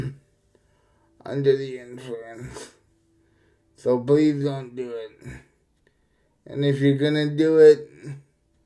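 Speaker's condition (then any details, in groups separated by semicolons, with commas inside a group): Cerebral palsy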